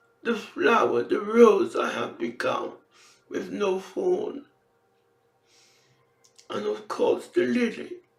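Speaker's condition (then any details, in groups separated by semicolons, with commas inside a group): Facial palsy; can barely hear own speech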